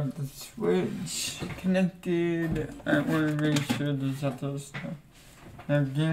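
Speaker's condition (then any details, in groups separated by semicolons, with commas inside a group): Cerebral palsy; affects legs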